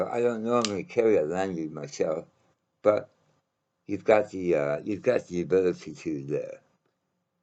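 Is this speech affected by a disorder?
Yes: mouth cancer.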